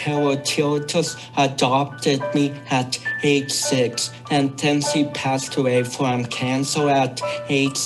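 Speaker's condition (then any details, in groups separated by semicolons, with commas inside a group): Cerebral palsy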